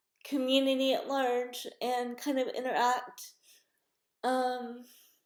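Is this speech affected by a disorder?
Yes: cerebral palsy.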